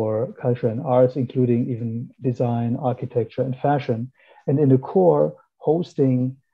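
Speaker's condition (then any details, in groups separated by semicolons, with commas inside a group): No condition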